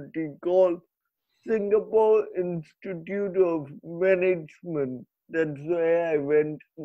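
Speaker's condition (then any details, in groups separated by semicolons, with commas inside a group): Cerebral palsy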